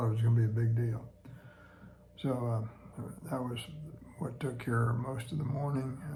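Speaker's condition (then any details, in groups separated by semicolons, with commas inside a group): Parkinson's disease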